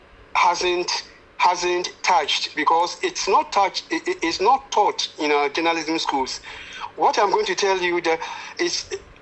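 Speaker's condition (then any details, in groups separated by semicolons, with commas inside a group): Stammer, mild; slight stammer, noticed in youth; stammers when excited; repeated words, prolonged sounds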